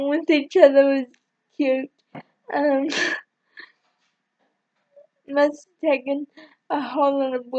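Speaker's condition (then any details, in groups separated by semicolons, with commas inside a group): Cerebral palsy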